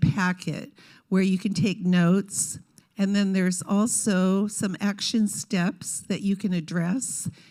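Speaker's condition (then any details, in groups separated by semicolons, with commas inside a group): No condition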